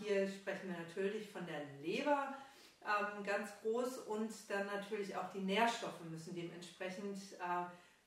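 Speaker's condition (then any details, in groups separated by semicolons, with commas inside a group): No condition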